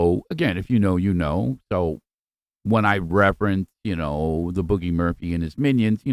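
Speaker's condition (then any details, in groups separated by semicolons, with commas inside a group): No condition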